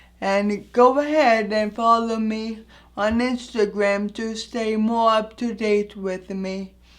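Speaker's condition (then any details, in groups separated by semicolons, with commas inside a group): Anoxic brain injury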